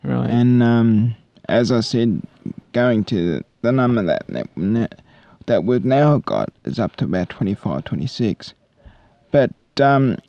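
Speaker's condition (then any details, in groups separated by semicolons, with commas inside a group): Cerebral palsy; 33 years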